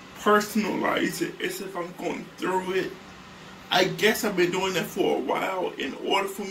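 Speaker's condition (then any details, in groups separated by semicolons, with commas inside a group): Cerebral palsy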